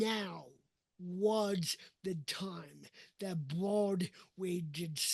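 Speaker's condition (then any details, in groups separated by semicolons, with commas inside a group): Cerebral palsy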